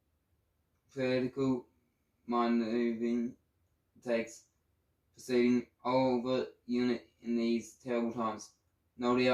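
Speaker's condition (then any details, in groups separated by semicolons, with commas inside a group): No condition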